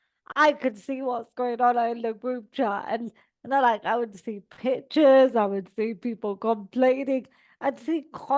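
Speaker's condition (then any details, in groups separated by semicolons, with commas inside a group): Cerebral palsy; all four limbs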